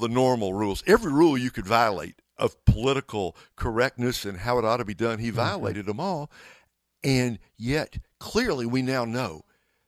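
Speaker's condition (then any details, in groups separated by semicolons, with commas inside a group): No condition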